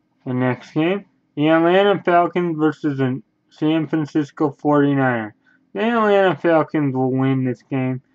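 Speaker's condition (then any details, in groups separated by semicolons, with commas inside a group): Cerebral palsy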